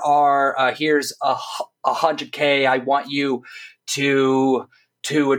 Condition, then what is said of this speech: Stuttering. A thing you and your listeners might be able to pick up on is that I have a stutter.